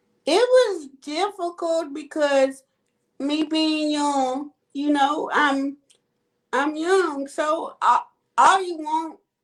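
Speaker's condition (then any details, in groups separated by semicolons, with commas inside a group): Cerebral palsy; quadriplegic type, all four limbs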